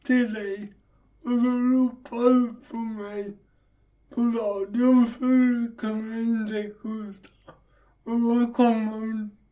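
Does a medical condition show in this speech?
Yes: cerebral palsy; walking difficulty, walking improved with gym training; walks much better than at first hunts.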